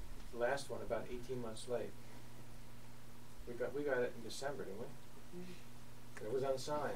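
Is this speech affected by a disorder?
No.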